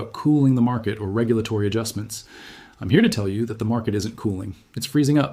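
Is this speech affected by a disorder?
No.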